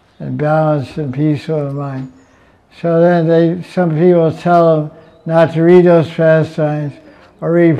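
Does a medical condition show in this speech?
Yes: deafness; self-reported; unsure of microphone volume, asks audience whether heard, finds sound way too loud; fluent spoken lecture, reads translations aloud, relies on audience feedback for volume.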